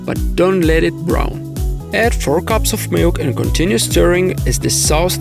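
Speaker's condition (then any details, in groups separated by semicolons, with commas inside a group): No condition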